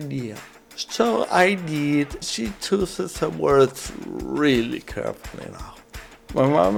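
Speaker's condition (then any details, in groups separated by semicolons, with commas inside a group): Cerebral palsy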